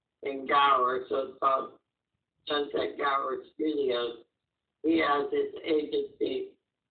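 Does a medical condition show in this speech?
Yes: muscular dystrophy; physical disability, uses power wheelchair for independence.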